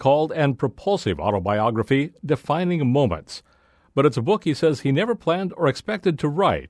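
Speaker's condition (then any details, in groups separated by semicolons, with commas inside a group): No condition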